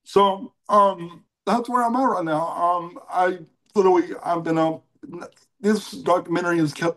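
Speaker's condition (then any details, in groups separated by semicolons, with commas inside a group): Cerebral palsy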